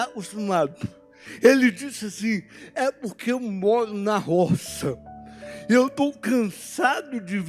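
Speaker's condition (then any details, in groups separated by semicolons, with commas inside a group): Cerebral palsy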